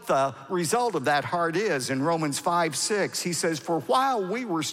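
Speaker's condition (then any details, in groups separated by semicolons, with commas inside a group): No condition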